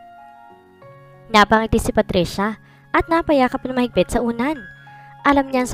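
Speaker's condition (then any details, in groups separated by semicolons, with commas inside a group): No condition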